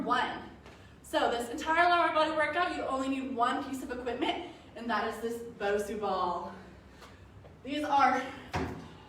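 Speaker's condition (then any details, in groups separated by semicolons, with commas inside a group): No condition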